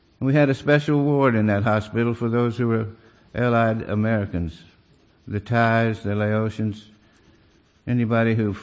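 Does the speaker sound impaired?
Yes: Parkinson's disease; small handwriting.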